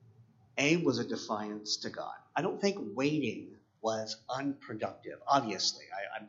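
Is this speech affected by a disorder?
Yes: cleft palate; congenital cleft palate, many painful oral surgeries from 3 months to 16 years, 10 years braces; 7 years of speech therapy, oral appliance once worn to help speak properly.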